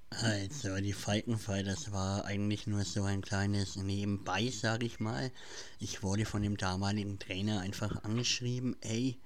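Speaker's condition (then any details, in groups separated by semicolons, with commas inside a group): Cleft palate; since childhood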